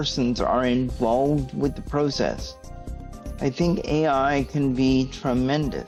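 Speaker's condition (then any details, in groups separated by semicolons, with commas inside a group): Cerebral palsy; stiff muscles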